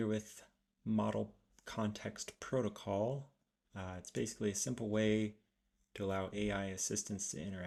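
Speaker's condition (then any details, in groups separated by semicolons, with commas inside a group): No condition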